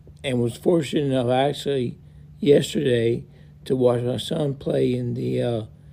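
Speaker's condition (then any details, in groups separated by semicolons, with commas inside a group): Multiple system atrophy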